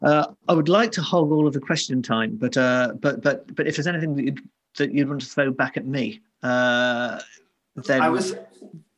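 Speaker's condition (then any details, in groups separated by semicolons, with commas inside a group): Stammer; stammer with blocks; blocks when nervous, adopts confident performative persona for public events like Edinburgh Book Festival; repeated words, prolonged sounds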